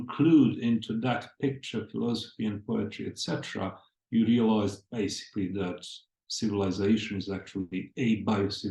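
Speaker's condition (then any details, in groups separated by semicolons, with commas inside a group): No condition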